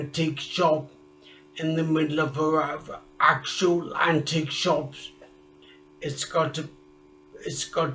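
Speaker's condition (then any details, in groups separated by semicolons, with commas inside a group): Traumatic brain injury; speech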